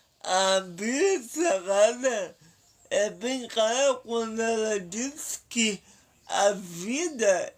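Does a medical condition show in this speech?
Yes: paralysis.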